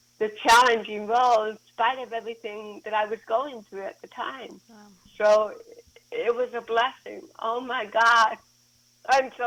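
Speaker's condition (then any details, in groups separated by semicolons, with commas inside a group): Cerebral palsy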